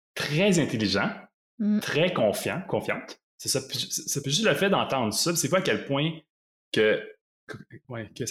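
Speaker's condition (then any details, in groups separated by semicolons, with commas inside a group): Stuttering; long-standing stuttering, expected to persist for life; uses toolbox of strategies, discloses stuttering openly, no longer hides it; stutters openly without masking; repeated sounds, repeated words, blocks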